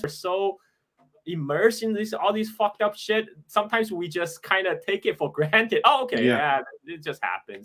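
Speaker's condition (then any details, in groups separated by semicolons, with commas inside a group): No condition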